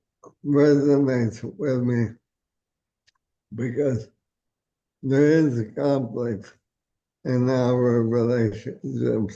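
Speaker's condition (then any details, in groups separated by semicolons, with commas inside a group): ALS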